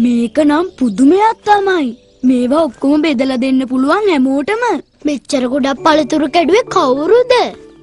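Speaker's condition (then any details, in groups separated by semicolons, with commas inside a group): No condition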